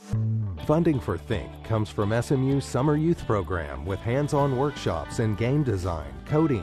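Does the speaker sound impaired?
No.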